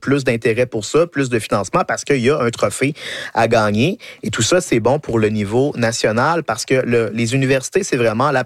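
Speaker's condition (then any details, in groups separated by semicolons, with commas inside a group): No condition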